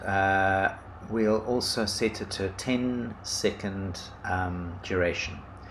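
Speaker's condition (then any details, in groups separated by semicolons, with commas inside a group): No condition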